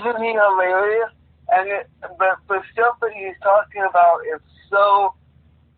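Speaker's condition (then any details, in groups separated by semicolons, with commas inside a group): Cerebral palsy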